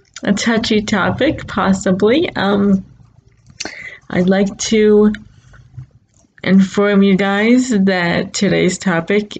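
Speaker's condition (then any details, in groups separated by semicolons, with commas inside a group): Cerebral palsy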